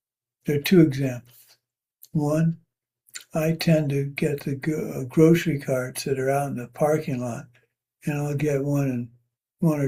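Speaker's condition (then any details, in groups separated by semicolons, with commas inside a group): Parkinson's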